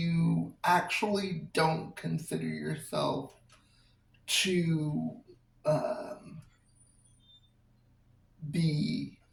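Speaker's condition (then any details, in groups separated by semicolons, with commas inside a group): Cerebral palsy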